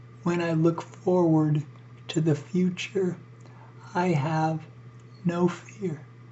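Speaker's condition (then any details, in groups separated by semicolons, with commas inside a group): ALS; struggles to breathe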